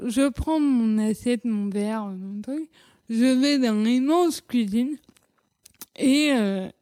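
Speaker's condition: Cerebral palsy; childhood speech

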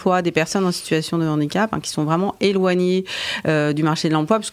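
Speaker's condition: No condition

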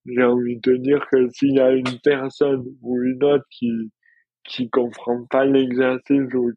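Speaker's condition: Dystonia; more pain before injection

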